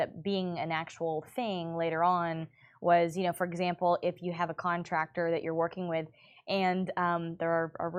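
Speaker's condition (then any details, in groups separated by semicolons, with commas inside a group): No condition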